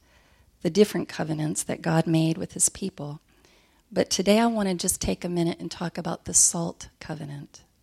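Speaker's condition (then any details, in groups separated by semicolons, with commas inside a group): No condition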